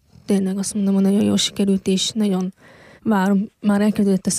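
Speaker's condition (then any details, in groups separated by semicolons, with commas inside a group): Hearing loss since infancy; congenital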